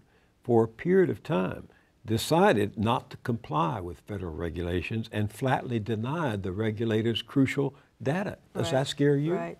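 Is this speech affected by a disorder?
No.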